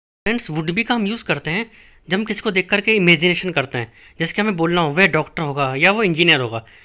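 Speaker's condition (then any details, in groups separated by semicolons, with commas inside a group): No condition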